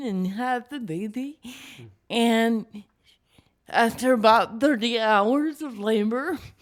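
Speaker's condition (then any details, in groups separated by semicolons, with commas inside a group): Cerebral palsy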